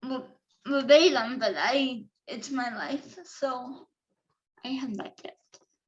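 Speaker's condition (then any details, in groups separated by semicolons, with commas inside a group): Cerebral palsy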